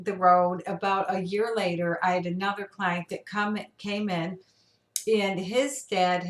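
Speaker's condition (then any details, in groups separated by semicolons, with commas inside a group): No condition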